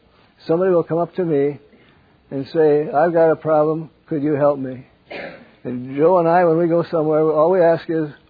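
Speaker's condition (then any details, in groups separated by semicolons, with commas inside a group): Parkinson's; wakes up around 3 am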